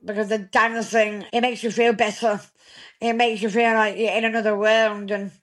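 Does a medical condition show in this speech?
Yes: Down syndrome.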